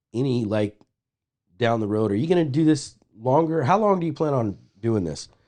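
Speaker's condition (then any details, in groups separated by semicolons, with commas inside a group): No condition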